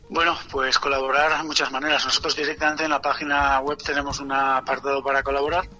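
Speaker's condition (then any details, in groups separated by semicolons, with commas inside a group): No condition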